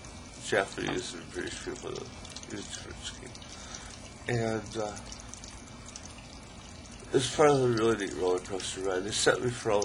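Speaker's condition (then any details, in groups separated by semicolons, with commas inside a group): ALS; still able to talk, articulate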